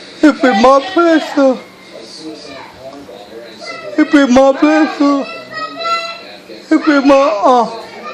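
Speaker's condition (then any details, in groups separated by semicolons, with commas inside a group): Cerebral palsy; speech hard to understand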